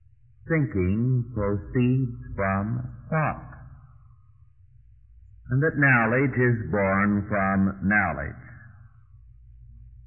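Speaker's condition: No condition

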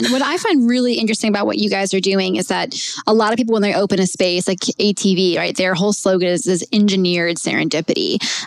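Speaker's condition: No condition

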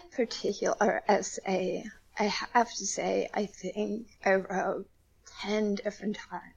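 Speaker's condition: Spasmodic dysphonia; part of dystonia throughout body, onset as teenager in drama club

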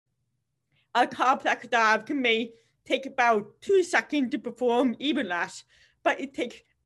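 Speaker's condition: Deafness; cannot hear anything

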